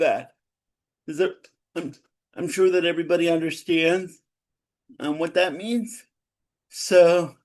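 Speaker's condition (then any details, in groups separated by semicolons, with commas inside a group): Cerebral palsy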